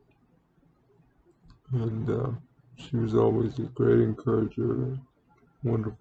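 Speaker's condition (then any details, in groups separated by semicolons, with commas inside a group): Cerebral palsy; speaks relatively well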